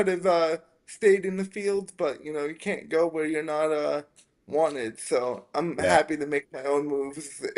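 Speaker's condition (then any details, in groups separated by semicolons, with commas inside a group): Spastic quadriplegic cerebral palsy; speech affected by brain injury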